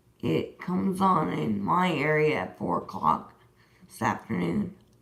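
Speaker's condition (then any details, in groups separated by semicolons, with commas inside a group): Disability causing slurred speech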